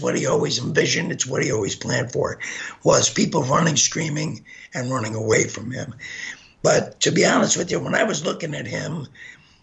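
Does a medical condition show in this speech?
Yes: gunshot injury to voice box; from Oak Creek Sikh temple shooting.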